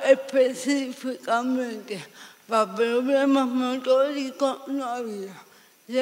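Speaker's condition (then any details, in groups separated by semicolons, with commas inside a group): Severe cerebral palsy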